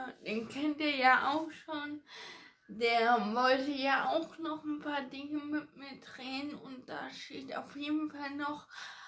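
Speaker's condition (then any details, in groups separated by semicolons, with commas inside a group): Ataxia; ataxia affecting hands and fingers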